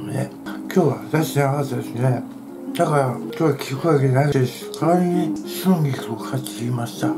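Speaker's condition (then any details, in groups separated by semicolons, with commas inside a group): Tongue cancer, partial glossectomy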